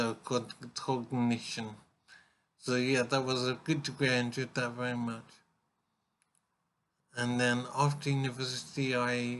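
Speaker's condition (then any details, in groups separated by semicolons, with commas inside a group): Brain injury; severe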